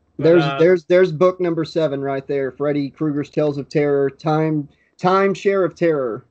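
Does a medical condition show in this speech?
No.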